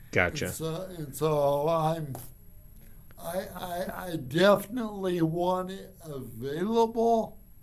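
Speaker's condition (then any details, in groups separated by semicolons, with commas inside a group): Cerebral palsy; from birth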